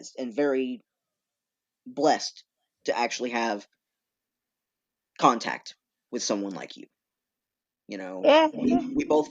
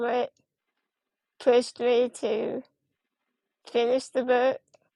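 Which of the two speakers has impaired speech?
The second: spinal muscular atrophy; type 2, never walked or stood, wheelchair user; diagnosed at 13 months.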